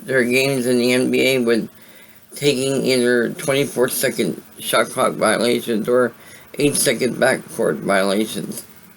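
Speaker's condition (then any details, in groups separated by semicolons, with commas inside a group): Cerebral palsy; voice sound affected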